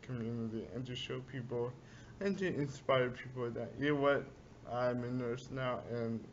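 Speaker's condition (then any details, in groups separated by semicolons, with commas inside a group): Cerebral palsy; speech may be hard to understand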